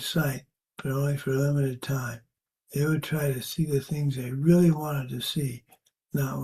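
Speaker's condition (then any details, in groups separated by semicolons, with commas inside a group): Parkinson's; age 73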